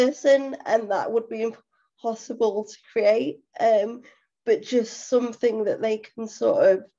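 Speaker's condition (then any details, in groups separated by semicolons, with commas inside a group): Cerebral palsy; full-time wheelchair user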